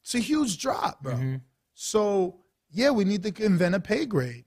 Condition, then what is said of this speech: None; typical speech.